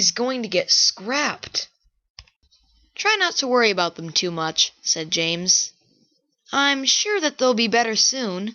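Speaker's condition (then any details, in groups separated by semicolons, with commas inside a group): No condition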